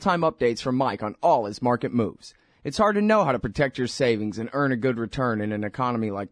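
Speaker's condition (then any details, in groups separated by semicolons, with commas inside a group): No condition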